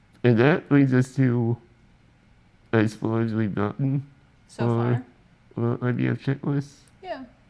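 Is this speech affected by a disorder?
Yes: spinal muscular atrophy.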